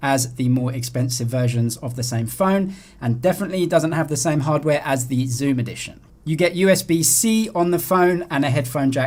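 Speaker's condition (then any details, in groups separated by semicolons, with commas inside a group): No condition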